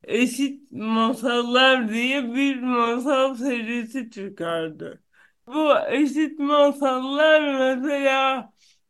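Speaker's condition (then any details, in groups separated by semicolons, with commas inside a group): Cerebral palsy; neurological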